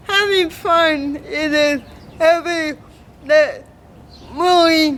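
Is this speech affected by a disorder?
Yes: cerebral palsy.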